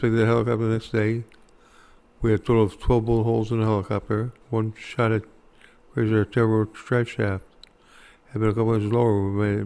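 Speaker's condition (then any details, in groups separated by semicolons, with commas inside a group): Parkinson's; Parkinson's attributed to Agent Orange exposure during Vietnam service, walking affected; speech very significantly affected, hard time talking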